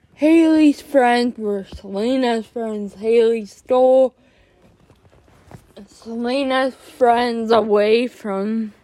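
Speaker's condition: Cerebral palsy; since 7th grade anxiety made talking to people comfortably harder

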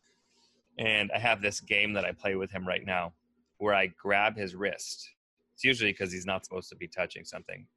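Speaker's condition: No condition

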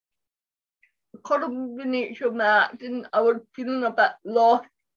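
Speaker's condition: Cerebral palsy; accident injuries four years ago, painful leg, struggles walking, on medication, no longer breathless

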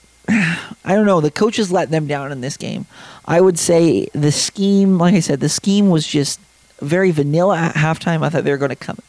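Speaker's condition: No condition

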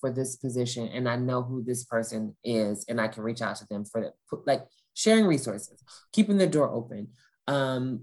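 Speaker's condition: No condition

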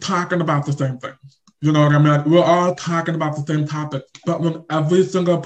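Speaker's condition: Deaf or hard of hearing; does not hear everything

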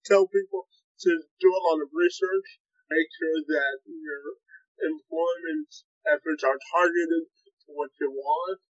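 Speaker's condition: Cerebral palsy, spastic quadriplegia

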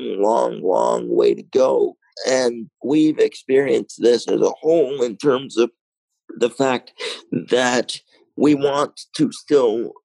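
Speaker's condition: Cerebral palsy, mild

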